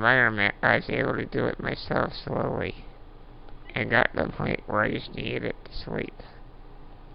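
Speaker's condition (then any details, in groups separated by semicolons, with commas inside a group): Duchenne muscular dystrophy; progressive muscle wasting, diminished lung function, sleep apnea, emergency tracheotomy after mucus plug, little arm use; voice audibly worsening late in recording, uses Dragon naturally speaking voice recognition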